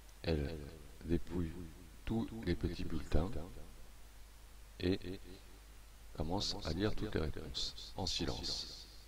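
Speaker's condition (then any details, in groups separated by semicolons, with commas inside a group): No condition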